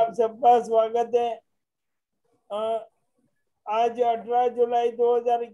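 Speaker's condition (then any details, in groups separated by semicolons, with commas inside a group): Motor neurone disease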